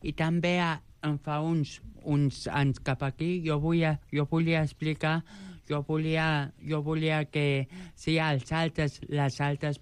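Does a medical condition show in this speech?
Yes: Joubert syndrome; present from birth; age 29.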